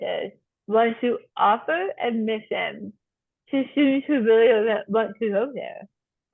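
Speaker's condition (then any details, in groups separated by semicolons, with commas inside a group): Tongue cancer surgery and reconstruction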